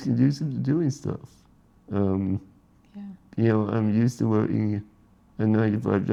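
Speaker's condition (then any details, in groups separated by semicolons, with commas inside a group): Spinal muscular atrophy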